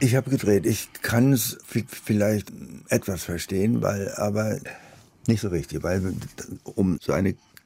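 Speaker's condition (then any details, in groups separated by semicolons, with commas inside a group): Stuttering; lifelong stuttering since about age three, psychologists linked it to wartime bombing nights, cause uncertain; stutter still present around age 80, always bothersome; as schoolboy in Bremen unable to say a word when called to blackboard; repeated sounds, prolonged sounds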